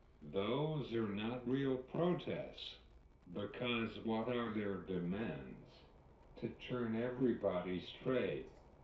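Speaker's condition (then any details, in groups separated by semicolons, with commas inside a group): Cerebral palsy; uses wheelchair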